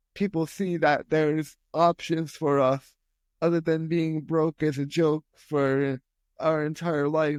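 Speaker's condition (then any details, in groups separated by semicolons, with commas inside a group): Spastic quadriplegic cerebral palsy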